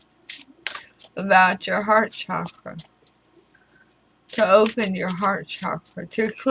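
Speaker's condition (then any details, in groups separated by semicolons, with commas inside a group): Throat cancer radiation damage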